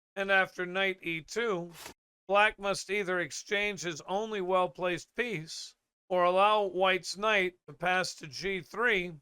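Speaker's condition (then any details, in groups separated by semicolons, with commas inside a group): No condition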